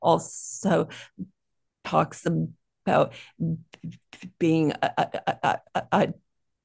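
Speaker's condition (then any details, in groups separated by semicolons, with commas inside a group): Stuttering; stutter since childhood, more severe when younger, quiet child avoiding speaking, NSA workshop in Fort Lauderdale; more comfortable the more people spoken to, sound repetitions; repeated sounds, prolonged sounds, blocks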